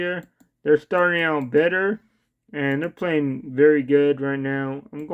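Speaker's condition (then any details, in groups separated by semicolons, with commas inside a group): Cerebral palsy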